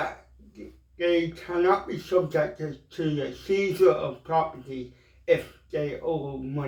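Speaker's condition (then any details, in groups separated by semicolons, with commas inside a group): Cerebral palsy; mild, ataxic type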